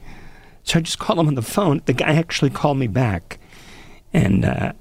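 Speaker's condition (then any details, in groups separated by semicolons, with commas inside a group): Spasmodic dysphonia; abductor (opening) form laryngeal dystonia, onset over past few years, worsened by stress, ended broadcast career; alternating one-sided Botox injections through throat into vocal cord muscle by Andrew Blitzer, conservative dosing; labored delivery, words slurring together, runs out of breath, lost range and normal inflection, comes and goes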